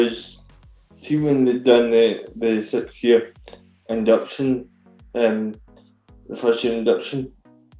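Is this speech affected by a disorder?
Yes: cerebral palsy; very rigid body.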